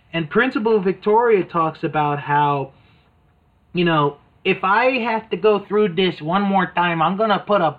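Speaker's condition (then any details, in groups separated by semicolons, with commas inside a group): No condition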